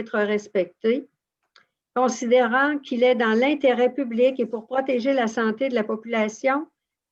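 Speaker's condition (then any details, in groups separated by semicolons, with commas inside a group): No condition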